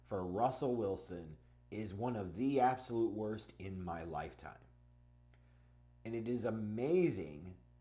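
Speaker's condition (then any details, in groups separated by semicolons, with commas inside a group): No condition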